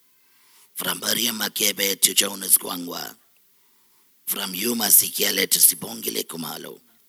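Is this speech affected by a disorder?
Yes: total laryngectomy; total laryngectomy for very rare deep laryngeal cancer, first in South Africa, breathes through neck; relearned speech, formerly artificial robotic voice like Stephen Hawking, speaking about 18 months, self-described sexy voice.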